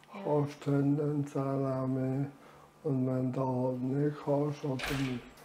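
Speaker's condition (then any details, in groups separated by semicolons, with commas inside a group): Amyotrophic lateral sclerosis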